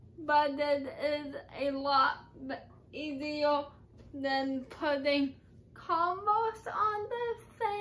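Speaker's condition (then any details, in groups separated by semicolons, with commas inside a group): Cerebral palsy; uses crutches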